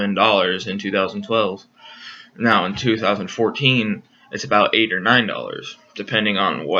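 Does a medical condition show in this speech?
No.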